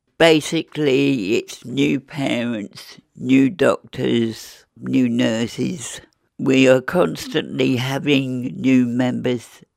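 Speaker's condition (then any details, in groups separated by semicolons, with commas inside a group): Williams syndrome; present since birth, not hereditary, missing genetic material, diagnosed at nearly 50 after Philadelphia conference article; age 68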